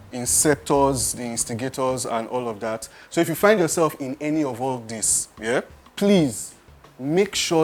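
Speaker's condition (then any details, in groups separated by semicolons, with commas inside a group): No condition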